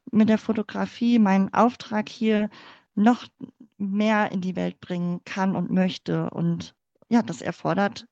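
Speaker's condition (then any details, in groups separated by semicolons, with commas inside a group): Cleft palate; congenital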